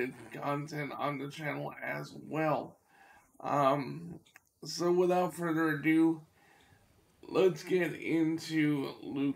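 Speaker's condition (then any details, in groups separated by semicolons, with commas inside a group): Cerebral palsy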